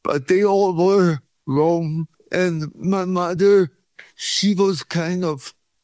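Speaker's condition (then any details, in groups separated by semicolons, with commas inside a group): Cerebral palsy; shaking body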